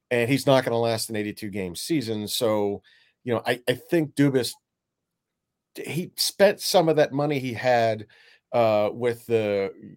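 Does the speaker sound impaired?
No.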